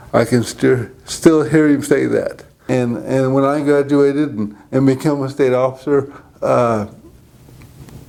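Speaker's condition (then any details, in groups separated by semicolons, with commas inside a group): Cerebral palsy; present from birth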